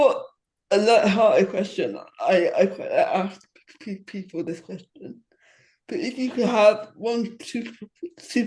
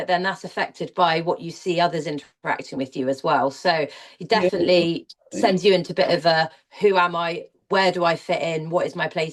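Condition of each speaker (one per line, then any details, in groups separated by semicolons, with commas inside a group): Cerebral palsy; movement disorder affecting all four limbs and head
No condition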